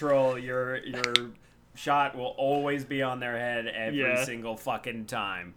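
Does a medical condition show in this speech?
No.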